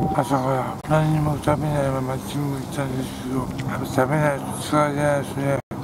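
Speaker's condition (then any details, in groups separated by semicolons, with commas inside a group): Tongue cancer, partial glossectomy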